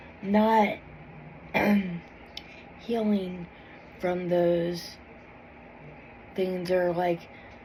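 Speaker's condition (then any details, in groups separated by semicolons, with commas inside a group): Cerebral palsy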